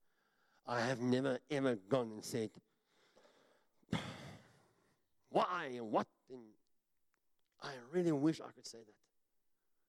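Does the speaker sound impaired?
Yes: cleft palate; talks funny, self-described.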